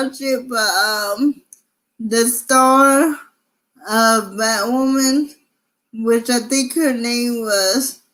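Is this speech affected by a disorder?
Yes: cerebral palsy.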